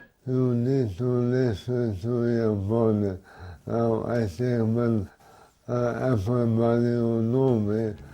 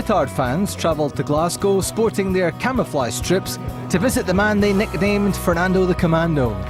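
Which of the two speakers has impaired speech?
The first: MND/ALS; progressive; since 2013; poor speech at onset, slow speech.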